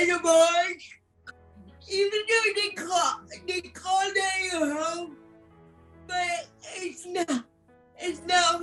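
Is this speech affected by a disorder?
Yes: cerebral palsy; from birth, premature, oxygen loss to brain, unable to walk.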